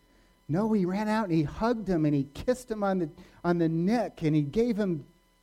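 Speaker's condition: No condition

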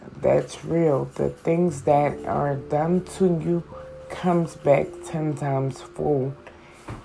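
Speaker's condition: Stroke with stutter; linked by speaker to not sleeping

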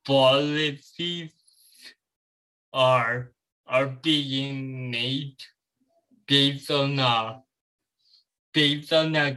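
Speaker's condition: Cerebral palsy

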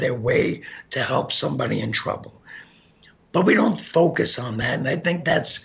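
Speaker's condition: Gunshot injury to voice box; from Oak Creek Sikh temple shooting

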